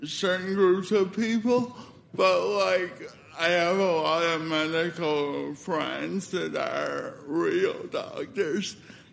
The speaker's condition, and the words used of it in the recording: Cerebral palsy. Yeah, I mean, growing up was a bit tough for me. Like, I ran around like any other child, but my speech was obviously hindered,